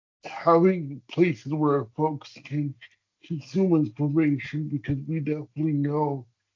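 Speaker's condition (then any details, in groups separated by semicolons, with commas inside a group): Cerebral palsy; hamstring releases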